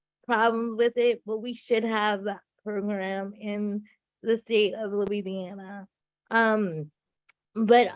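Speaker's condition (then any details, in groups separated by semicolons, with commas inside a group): Cerebral palsy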